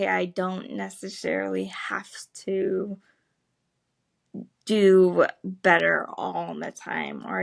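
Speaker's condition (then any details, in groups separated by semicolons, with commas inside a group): Cerebral palsy; spastic legs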